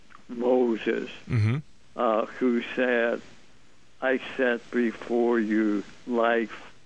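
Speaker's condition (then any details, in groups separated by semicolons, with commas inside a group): ALS; ALS diagnosed 2001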